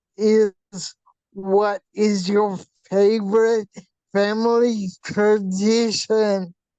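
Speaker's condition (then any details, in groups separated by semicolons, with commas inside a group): Facial paralysis from hydrocephalus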